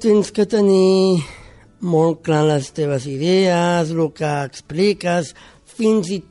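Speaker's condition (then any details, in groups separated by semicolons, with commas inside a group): Down syndrome; congenital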